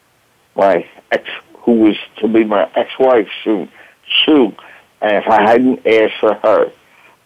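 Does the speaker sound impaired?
Yes: voice box damage from tracheostomy; fire at 30, medic's trach tube damaged voice box, traumatic brain injury, 1-2 week coma; about 35 years since injury, past therapy and psychiatrists; lasting physical voice challenge from damaged voice box.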